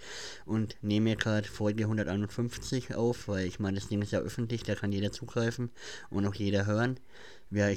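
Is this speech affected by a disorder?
Yes: cleft palate; cleft palate since childhood; speech defect, listeners say speech hard to understand.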